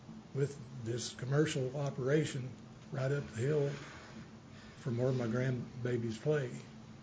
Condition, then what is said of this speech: Parkinson's disease. I've got Parkinson's, so I'm a little shaky tonight, not speaking too fast.